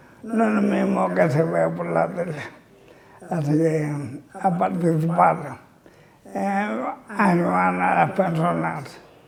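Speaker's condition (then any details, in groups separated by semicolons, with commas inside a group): Amyotrophic lateral sclerosis (ela)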